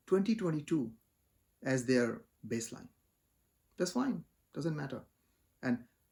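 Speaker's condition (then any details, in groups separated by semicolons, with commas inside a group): No condition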